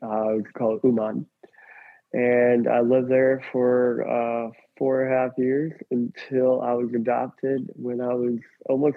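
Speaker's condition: Cleft lip and palate; congenital

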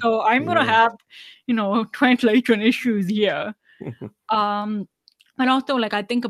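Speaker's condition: Deafness, severe

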